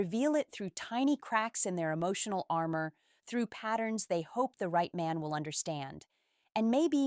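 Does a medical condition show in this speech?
No.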